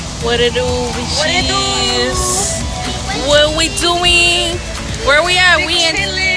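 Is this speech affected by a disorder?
No.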